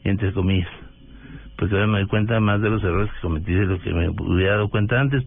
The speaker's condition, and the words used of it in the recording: Parkinson's disease. Que me vieran que, como tengo la voz ahora, que a veces me tiembla, a veces mm.